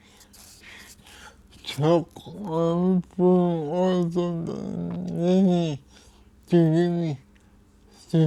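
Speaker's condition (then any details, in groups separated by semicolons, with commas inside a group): Cerebral palsy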